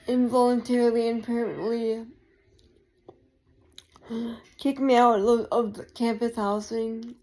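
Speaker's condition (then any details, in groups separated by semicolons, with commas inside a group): Cerebral palsy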